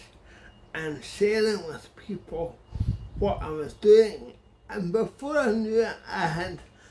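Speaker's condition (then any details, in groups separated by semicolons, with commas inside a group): Cerebral palsy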